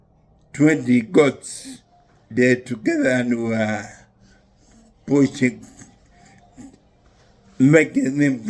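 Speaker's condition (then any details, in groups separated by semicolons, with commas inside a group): Neurological disease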